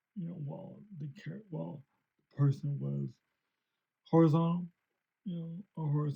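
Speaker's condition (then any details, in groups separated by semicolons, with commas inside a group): Cerebral palsy; since birth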